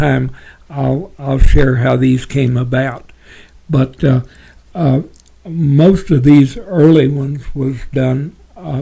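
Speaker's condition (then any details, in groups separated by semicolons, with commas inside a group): Parkinson's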